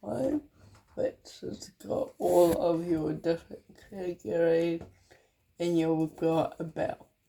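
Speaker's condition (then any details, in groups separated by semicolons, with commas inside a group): Cerebral palsy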